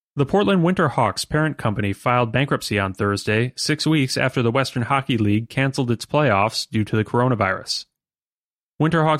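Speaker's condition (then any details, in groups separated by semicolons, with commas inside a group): No condition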